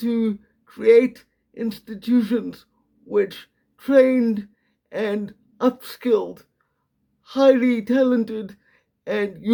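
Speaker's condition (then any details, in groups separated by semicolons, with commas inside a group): Quadriplegic cerebral palsy, severe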